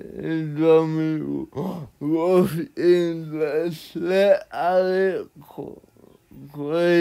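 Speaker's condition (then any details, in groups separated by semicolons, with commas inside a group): Cerebral palsy; one hand affected; atypical speech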